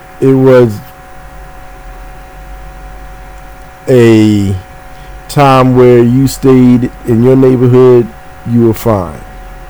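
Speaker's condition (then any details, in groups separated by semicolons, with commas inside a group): No condition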